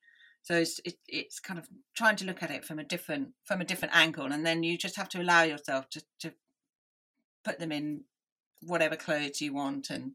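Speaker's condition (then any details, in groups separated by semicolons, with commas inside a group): Deafness; listening took effort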